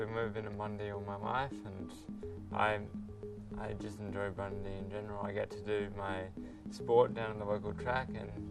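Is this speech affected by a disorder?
Yes: cerebral palsy; from birth, T34 wheelchair racing class.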